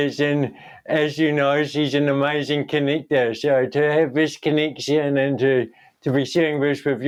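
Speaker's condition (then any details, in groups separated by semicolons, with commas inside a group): Cerebral palsy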